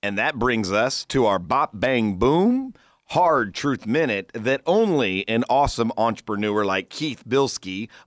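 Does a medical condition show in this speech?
No.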